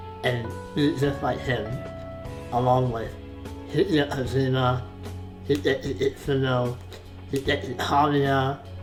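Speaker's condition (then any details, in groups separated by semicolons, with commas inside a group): Facial palsy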